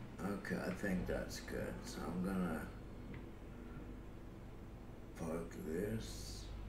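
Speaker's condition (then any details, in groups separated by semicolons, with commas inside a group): Cerebral palsy; affects muscle coordination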